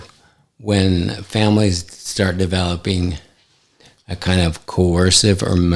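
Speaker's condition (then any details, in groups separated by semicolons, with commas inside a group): ALS; affects hand function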